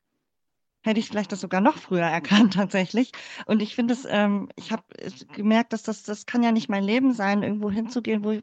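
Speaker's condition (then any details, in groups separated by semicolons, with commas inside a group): Cleft palate; congenital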